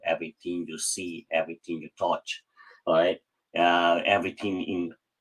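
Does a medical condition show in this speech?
Yes: cleft palate; cleft palate since childhood, speech practiced for many hours at home over years; hard to speak growing up, could not say every word even in high school, mocked for speech.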